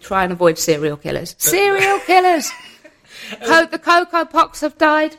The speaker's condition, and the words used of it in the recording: Tourette syndrome. But it can also, they go up and down and change for absolutely no reason.